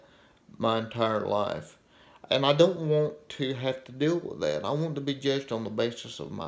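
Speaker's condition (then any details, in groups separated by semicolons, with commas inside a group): Cerebral palsy; reports speaking clearly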